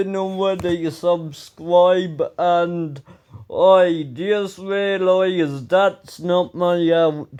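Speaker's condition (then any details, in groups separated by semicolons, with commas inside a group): Ataxia; speech recently worse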